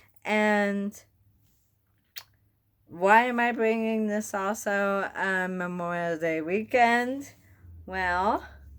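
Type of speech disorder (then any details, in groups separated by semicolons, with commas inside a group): Bulbar dysarthria; bulbar onset ALS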